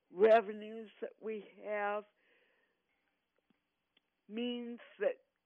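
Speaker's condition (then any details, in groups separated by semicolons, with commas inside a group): Cerebral palsy; 18 years of speech therapy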